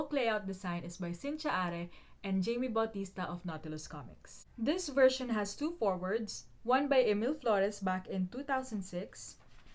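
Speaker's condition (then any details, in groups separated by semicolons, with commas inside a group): No condition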